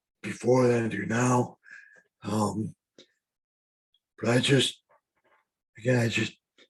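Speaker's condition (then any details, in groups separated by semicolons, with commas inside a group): Cerebral palsy; needed speech and language therapy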